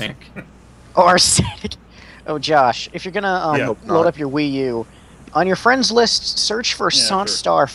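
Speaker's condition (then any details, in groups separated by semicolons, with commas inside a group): No condition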